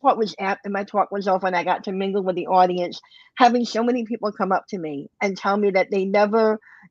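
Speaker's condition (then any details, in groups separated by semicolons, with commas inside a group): Cleft lip and palate, bilateral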